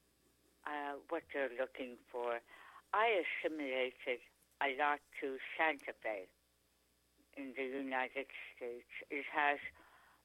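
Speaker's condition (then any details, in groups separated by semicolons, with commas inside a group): Tongue cancer; stage 4 tongue cancer, chronic sore throat symptom, Dr. Oxford removed three quarters of tongue, two surgeries; could not speak, swallow or eat after surgery, feeding tube, now speaks pretty clearly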